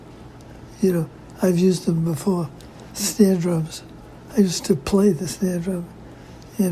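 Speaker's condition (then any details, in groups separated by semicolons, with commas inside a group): Parkinson's disease; lost voice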